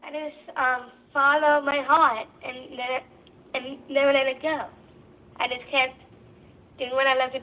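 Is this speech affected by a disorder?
Yes: Down syndrome; from birth, occupational therapy from 2 months, UCLA early intervention from 7 months, physical, horseback, swim therapy; childhood speech therapy two to three or more weekly, deep-breath practice blowing candles, cotton balls.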